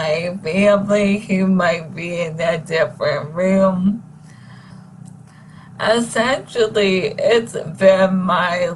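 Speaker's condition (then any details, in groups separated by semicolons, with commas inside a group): ALS; no ventilator needed yet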